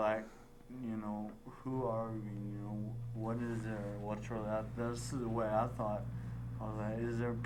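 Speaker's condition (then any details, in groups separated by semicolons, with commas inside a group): Traumatic brain injury; now talking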